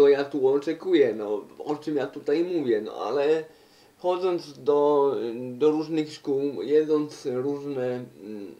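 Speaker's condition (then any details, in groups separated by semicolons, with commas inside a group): Cerebral palsy; uses wheelchair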